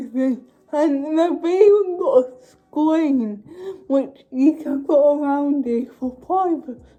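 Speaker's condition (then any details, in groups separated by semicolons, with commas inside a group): Cerebral palsy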